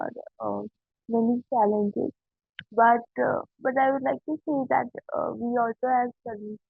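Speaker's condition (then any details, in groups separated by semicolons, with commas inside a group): Cerebral palsy; since childhood, childhood therapy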